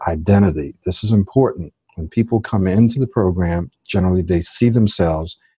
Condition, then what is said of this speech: None; typical speech.